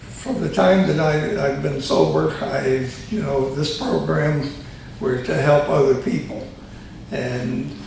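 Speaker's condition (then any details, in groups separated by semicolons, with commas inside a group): Tongue cancer surgery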